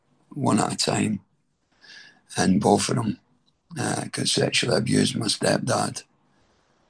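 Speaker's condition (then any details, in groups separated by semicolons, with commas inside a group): Throat cancer treatment effects, stage 4 throat cancer; throat pain after chemo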